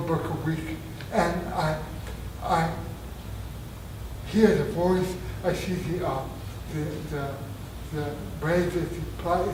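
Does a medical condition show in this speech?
Yes: traumatic brain injury; near-fatal injury.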